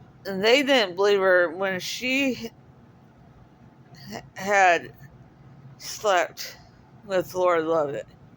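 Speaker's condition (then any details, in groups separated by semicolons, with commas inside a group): Cerebral palsy; speaks differently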